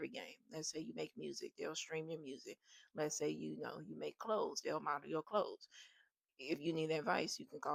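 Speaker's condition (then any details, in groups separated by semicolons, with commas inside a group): No condition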